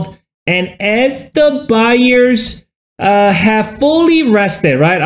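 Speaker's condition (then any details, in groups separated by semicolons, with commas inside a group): No condition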